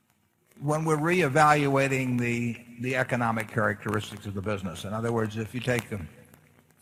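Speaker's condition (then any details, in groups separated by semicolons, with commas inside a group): No condition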